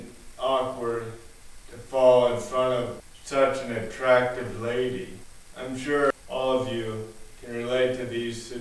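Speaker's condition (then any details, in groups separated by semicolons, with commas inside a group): Cerebral palsy; spastic, affects walking and legs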